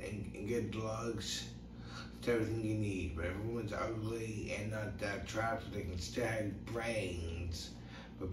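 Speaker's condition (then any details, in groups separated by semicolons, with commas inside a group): Brain injury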